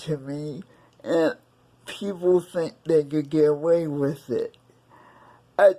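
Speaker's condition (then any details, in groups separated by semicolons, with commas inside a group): Cerebral palsy; several unnoticed strokes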